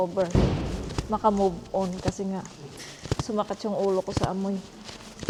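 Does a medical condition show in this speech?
No.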